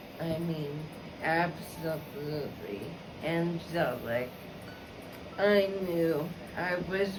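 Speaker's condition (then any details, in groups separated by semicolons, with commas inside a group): ALS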